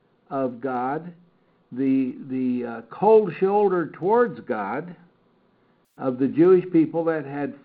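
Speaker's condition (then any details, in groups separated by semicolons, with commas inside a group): No condition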